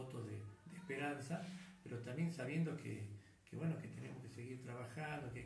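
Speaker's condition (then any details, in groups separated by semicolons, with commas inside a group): No condition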